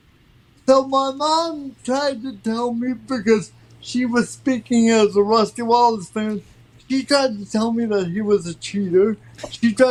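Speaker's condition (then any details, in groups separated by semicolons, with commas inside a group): Cerebral palsy; from birth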